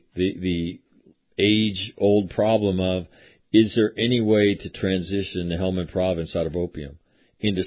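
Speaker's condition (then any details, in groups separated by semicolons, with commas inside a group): No condition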